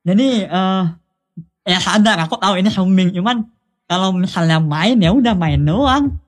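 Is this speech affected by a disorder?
Yes: cleft lip (sumbing); cleft lip (celah bibir) from birth; voice affected, speech unclear by own account, concern about phone calls.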